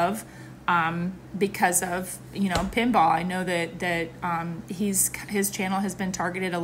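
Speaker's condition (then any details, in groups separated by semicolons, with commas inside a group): No condition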